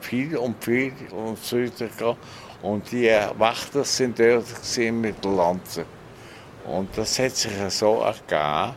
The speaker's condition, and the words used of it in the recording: Stroke. Darum redet er auch manchmal ein bisschen langsam.